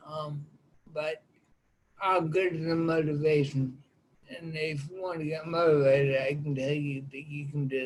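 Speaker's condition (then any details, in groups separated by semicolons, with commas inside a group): Ataxia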